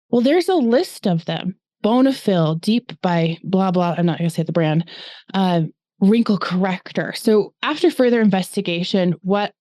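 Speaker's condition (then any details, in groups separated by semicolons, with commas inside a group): No condition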